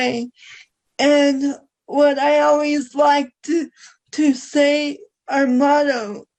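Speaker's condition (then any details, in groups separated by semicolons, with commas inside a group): Cerebral palsy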